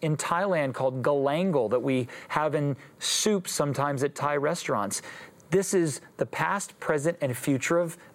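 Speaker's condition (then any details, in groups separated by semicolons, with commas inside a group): No condition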